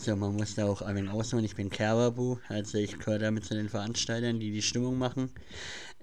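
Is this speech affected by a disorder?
Yes: cleft palate; cleft palate present since childhood, speech impediment; listeners messaged that he cannot be understood, mimicked and mocked when reading aloud at school.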